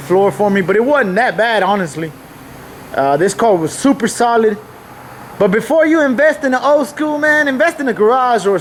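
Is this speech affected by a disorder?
No.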